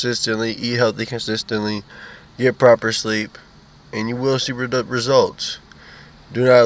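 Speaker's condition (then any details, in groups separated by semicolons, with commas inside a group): No condition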